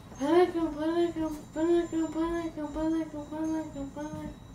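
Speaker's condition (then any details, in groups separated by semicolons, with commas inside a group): Juvenile Huntington's disease; two years since diagnosis, age thirteen; AAC device, short utterances per breath, stereotypic utterances, swallowing concerns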